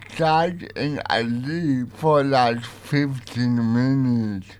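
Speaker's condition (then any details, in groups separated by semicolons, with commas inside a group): Cerebral palsy; uses light writer communication device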